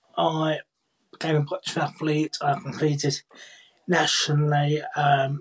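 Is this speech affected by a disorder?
Yes: cerebral palsy, profound hearing loss; born three months premature, boccia class BC5 formerly BC2; speaks clearly despite deafness, BSL first language, primary school speech and language therapy.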